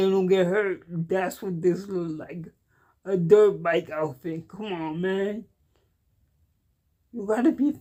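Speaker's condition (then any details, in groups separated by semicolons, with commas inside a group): Cerebral palsy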